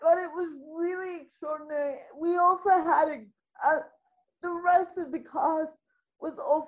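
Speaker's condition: Spastic quadriplegic cerebral palsy

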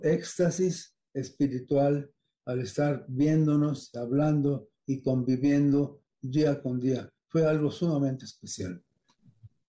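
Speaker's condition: Parkinson's disease; affects smell

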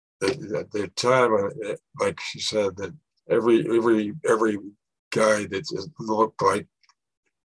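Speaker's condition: Stroke; speech inhibited by stroke, may sound different

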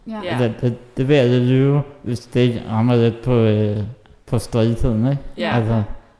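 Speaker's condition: Muscular dystrophy (muskelsvind); has helper

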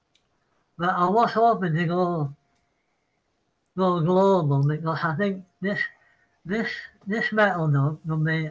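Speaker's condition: Parkinson's; apologizes mid-sentence

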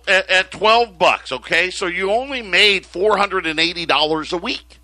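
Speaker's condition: No condition

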